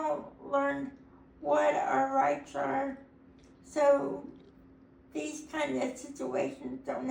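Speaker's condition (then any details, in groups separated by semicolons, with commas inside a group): Cerebral palsy; able to talk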